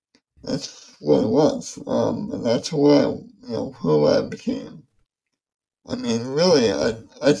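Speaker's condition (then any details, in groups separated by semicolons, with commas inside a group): ALS; progressive muscle weakness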